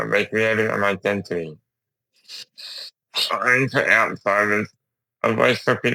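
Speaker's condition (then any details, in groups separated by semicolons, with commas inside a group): Duchenne muscular dystrophy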